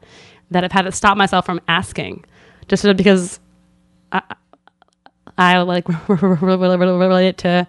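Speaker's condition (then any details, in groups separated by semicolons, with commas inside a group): Stuttering; therapy over past 3 years: fluency shaping, stuttering modification, voluntary stuttering, subway talks with strangers; stuttering during recording, long repetitive stutter, pauses and takes a breath; big blocks, stops and exhales during blocks, often anticipates stutter before words; repeated sounds, blocks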